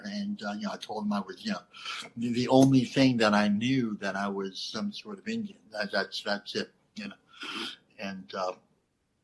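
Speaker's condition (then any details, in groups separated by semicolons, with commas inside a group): Cleft lip and palate; not fully formed at birth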